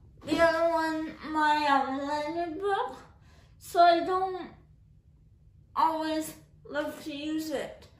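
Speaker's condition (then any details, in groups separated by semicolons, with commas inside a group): Cerebral palsy; affects all four limbs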